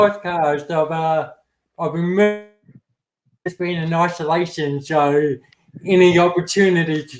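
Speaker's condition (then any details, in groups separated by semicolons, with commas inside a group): Cerebral palsy; affects speech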